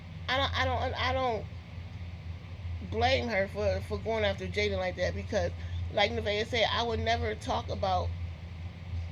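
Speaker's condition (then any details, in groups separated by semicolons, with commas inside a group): No condition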